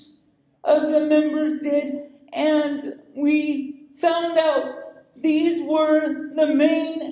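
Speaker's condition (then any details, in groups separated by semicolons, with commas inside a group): Cerebral palsy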